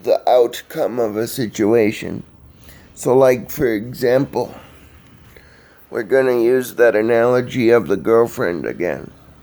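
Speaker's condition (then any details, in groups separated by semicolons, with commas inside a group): Cerebral palsy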